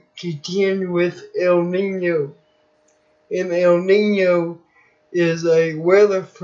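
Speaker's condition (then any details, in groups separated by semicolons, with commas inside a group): Cerebral palsy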